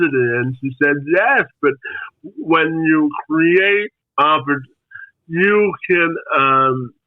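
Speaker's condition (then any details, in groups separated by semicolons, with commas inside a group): Spastic quadriplegic cerebral palsy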